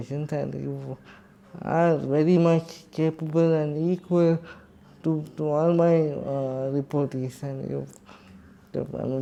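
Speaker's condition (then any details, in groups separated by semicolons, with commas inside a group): Cerebral palsy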